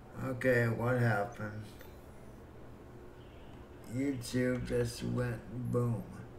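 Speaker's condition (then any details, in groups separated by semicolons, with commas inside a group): Cerebral palsy; breathing fine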